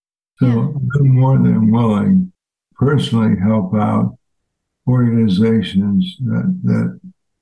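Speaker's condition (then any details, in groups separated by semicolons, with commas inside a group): ALS; fatal progressive disease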